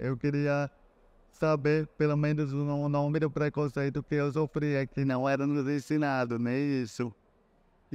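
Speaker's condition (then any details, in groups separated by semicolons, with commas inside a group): Cerebral palsy; relearned talking after onset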